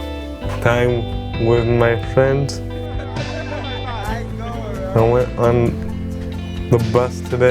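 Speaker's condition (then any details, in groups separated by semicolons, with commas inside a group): Cerebral palsy; needs help with some daily tasks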